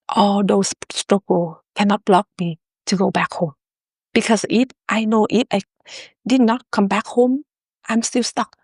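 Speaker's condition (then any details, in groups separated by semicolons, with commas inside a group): No condition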